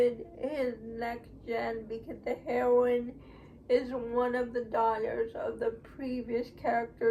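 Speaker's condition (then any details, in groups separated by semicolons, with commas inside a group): Cerebral palsy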